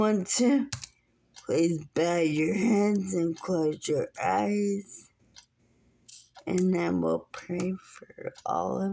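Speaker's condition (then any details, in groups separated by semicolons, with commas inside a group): Muscular dystrophy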